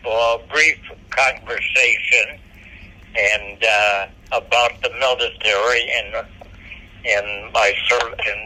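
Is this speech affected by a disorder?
Yes: Parkinson's disease; on medication.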